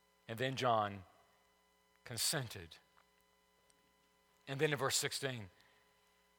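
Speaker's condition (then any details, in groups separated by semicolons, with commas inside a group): No condition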